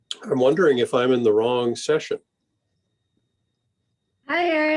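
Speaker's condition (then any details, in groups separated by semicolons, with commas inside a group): No condition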